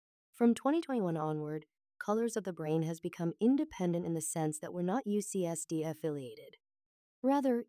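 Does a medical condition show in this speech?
No.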